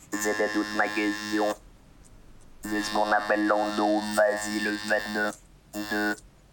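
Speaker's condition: Total pharyngolaryngectomy; lost in noise

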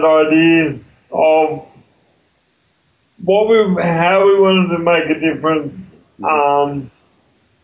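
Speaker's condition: Cerebral palsy; congenital

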